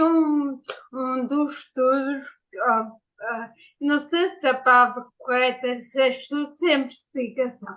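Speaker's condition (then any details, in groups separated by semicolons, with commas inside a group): Ataxia after brain injury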